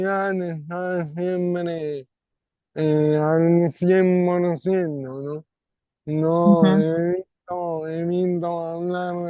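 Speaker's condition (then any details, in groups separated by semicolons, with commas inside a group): ALS; non-bulbar form; over 3 years since onset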